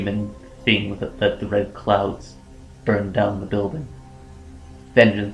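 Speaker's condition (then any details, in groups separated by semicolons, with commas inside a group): No condition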